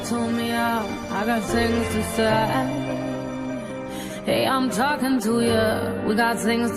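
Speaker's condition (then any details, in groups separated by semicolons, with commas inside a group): No condition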